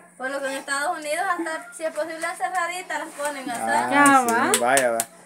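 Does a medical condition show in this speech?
No.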